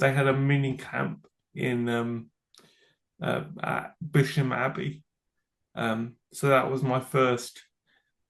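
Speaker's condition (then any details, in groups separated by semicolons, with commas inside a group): Cerebral palsy; from birth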